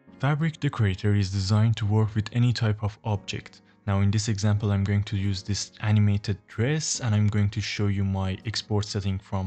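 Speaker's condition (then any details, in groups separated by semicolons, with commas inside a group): No condition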